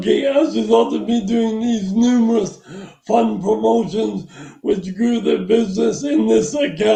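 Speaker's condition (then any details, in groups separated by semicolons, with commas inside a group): Traumatic brain injury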